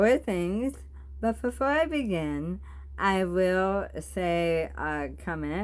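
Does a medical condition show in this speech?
Yes: bulbar ALS; bulbar-onset ALS.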